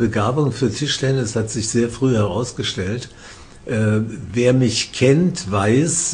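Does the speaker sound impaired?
Yes: Parkinson's disease; incurable, diagnosed by a psychiatrist, treated by professor Jens Volkmann in Würzburg, medication adjusts symptoms; exercise as ongoing therapy, running, table tennis, boxing, swimming.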